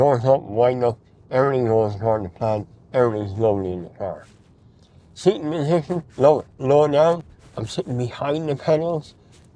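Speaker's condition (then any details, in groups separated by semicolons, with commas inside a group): Mouth cancer surgery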